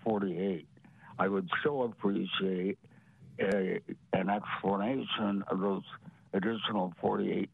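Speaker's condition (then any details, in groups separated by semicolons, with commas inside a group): Parotid gland removal; attributed to parotid gland removal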